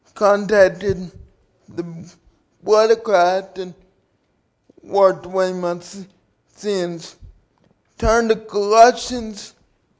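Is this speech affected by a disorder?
Yes: cerebral palsy; 37 years since onset.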